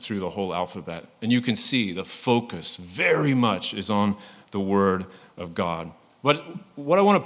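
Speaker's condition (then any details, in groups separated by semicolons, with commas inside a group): No condition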